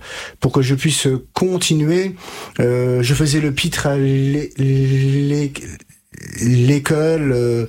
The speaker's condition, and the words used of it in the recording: Stuttering. Voilà, donc on a fait un gros travail, elle m'a appris des techniques pour que je sois plus fluent.